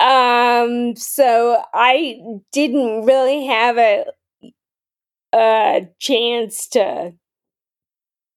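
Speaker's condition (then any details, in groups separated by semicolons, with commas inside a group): Friedreich's ataxia; some speech issues, less pronounced than in others with Friedreich's ataxia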